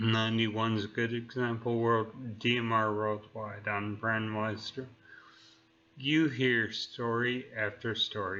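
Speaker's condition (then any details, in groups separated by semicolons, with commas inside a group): Neurological disease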